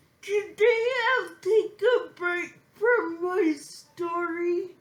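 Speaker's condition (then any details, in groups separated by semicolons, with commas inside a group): Physical speech impairment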